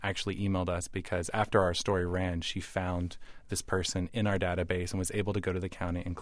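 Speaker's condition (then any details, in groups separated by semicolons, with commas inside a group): No condition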